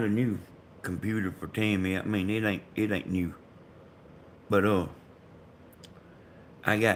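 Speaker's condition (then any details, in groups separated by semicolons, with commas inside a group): Brain bleed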